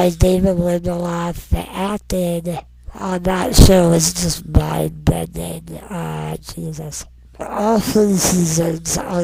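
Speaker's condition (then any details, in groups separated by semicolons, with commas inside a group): Non-progressive muscular dystrophy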